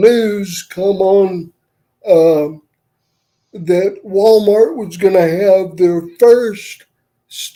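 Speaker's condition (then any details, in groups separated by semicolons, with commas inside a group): Cerebral palsy; wheelchair user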